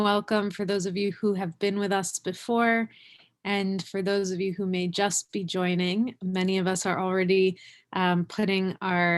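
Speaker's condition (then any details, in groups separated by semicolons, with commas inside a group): No condition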